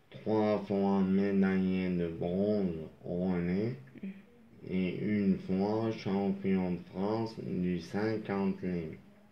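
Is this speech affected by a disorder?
Yes: traumatic brain injury; moped accident.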